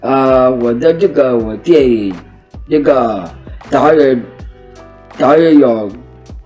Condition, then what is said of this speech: Down syndrome. 所以唐氏症的小孩子基本来讲，他们的动作会缓慢啊，然后他的语言方面的这个口齿来讲，会比较会啊，比较不太清楚，啊，就会比较会那个。